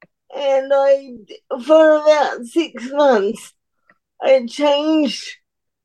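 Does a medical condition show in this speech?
Yes: cerebral palsy.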